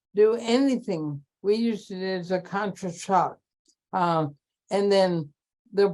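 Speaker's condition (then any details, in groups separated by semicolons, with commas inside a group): ALS; terminal, cannot handwrite, can still type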